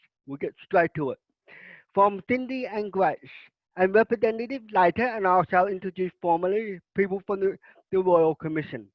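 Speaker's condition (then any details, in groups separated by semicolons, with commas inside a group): Cerebral palsy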